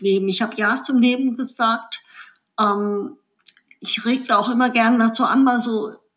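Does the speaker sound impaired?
Yes: cleft lip and palate; congenital cleft lip.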